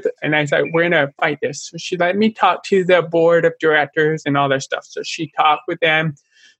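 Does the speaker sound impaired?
Yes: deafness, born deaf in both ears; struggles with speaking, no full sentences until age five, sign language learned later, still has accent.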